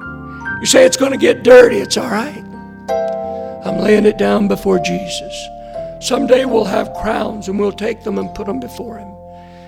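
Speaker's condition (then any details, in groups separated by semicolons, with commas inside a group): Hoarseness after vocal cord surgery; hoarse voice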